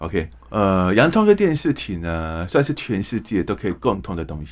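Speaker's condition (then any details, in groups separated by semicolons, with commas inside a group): Hearing impairment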